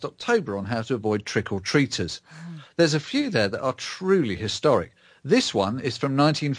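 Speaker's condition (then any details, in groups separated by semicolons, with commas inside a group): No condition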